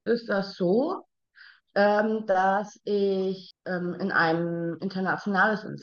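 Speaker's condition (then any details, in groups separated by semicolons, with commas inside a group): Down syndrome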